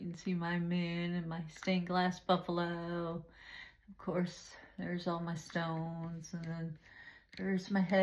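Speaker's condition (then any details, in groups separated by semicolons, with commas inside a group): No condition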